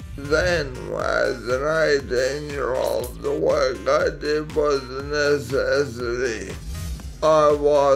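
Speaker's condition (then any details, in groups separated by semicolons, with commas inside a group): Traumatic brain injury; assault, C6 and C7 neck fractures; extensive therapy, slowly regaining independence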